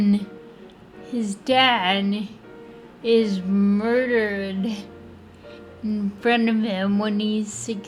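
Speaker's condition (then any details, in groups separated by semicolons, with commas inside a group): Friedreich's ataxia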